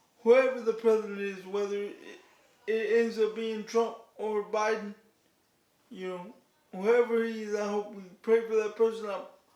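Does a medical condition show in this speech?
Yes: cerebral palsy; declined offered surgery.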